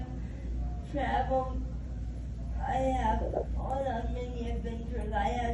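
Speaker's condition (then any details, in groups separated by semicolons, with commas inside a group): Cerebral palsy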